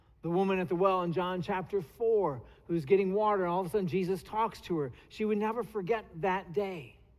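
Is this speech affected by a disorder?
No.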